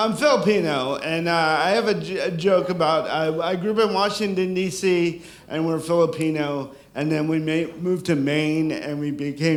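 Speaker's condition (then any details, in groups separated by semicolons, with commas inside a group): Cerebral palsy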